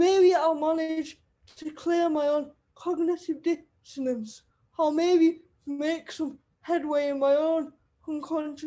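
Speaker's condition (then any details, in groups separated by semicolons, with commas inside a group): Cerebral palsy; wheelchair user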